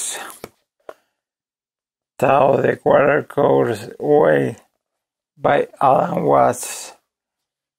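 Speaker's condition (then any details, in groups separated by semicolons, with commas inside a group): ALS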